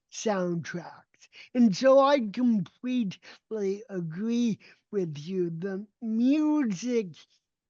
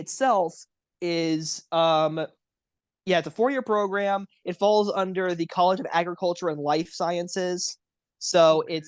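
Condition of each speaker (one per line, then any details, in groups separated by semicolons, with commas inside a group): Cerebral palsy; gait severely affected; mobile after equine therapy
No condition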